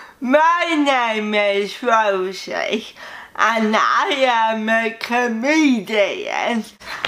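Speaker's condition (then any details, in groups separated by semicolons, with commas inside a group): Cerebral palsy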